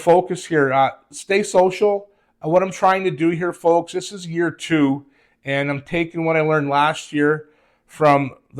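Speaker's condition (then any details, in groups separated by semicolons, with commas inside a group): No condition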